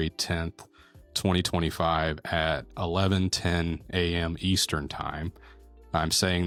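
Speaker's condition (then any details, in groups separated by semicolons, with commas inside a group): No condition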